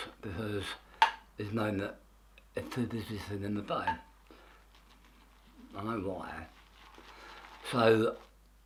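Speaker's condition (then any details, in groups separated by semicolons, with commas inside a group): Tongue cancer; half tongue removed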